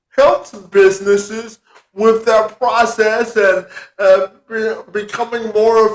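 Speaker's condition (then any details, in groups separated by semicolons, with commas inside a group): Cerebral palsy; since birth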